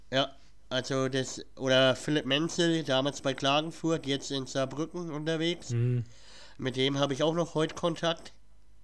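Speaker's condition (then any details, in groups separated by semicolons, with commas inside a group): Cleft palate; has a cold at recording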